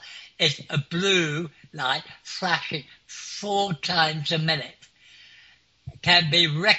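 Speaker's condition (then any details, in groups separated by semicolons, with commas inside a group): Clinically deaf; clinically deaf since school age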